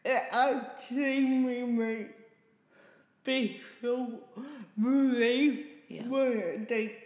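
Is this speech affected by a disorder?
Yes: cerebral palsy; past speech therapy with recorded playback, lost speech six days in Tasmania, returned gradually; daily speech difficulty, hears own speech differently from listeners.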